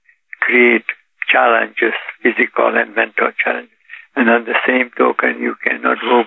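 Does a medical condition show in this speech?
Yes: Parkinson's disease; Parkinson's disease detected about 8 years ago.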